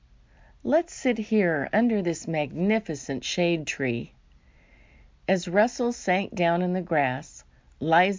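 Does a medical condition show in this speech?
No.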